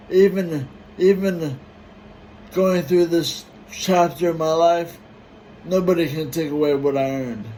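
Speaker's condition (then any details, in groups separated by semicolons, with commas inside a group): Brain injury; relearned talking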